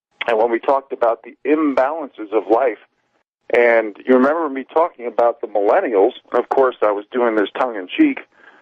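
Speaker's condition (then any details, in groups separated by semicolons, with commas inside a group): No condition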